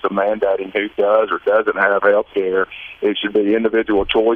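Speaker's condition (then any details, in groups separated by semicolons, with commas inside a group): No condition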